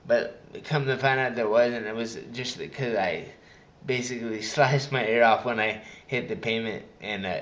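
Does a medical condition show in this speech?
Yes: traumatic brain injury.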